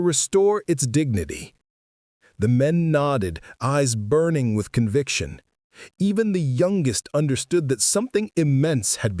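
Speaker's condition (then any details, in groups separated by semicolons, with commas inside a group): No condition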